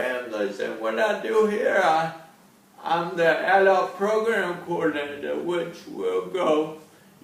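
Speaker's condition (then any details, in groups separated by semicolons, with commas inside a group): Cerebral palsy; since birth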